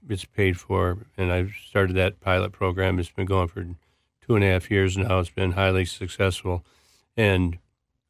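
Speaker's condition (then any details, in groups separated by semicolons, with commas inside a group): Parkinson's disease; left hand clutching about eight years before diagnosis, diagnosed within 2 days via friend Peter Secchia, Grand Rapids; speech tough, speech therapy with ahs before going on air, big and loud voice training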